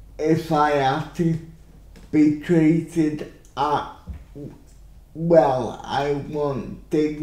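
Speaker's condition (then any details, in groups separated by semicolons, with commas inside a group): Cerebral palsy; from birth, legs affected, upper body works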